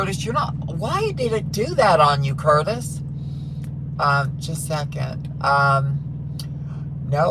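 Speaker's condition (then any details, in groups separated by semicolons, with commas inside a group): No condition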